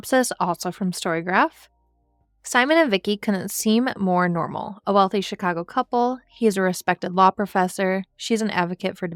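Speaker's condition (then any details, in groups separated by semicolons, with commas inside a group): No condition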